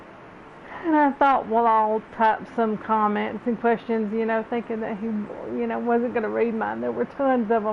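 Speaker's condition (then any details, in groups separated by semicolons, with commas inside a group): Cerebral palsy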